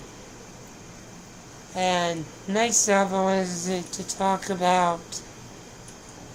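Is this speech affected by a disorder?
Yes: spinal muscular atrophy.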